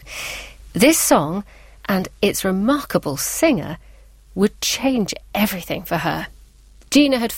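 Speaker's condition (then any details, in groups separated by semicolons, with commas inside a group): No condition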